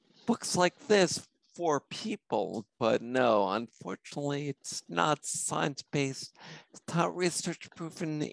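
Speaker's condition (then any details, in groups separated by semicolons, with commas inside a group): Spinocerebellar ataxia; symptoms for over 40 years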